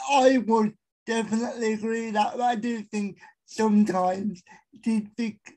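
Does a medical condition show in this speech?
Yes: spastic quadriplegic cerebral palsy; unable to walk; told would never verbally communicate, later began speaking.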